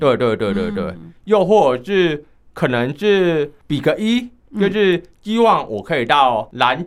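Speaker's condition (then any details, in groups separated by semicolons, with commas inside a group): Hearing impairment, high-frequency hearing loss, mild; high pitches barely heard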